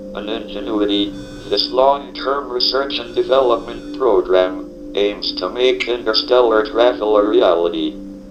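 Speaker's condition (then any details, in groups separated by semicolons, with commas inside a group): ALS, speech-generating device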